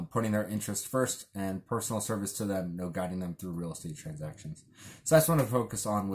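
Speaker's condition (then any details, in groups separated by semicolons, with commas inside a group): No condition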